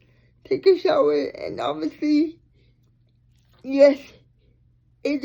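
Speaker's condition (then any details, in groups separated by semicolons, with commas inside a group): Cerebral palsy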